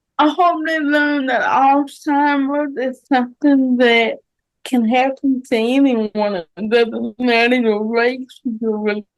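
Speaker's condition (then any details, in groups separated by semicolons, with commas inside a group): Cerebral palsy; mild form; speech most affected area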